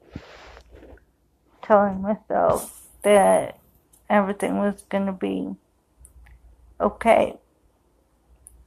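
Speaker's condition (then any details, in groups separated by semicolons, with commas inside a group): Cerebral palsy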